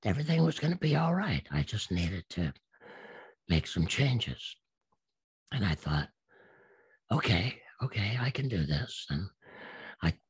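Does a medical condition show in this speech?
Yes: absent vocal cords; still practices speaking.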